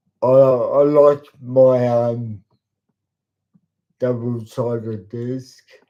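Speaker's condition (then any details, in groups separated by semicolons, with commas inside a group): Cerebral palsy; talks slowly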